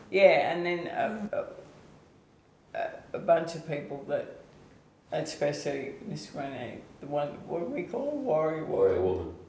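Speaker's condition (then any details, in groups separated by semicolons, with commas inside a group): ALS/MND; onset foot drop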